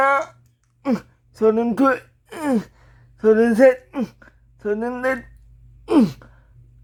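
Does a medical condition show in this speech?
Yes: brain lesion disability.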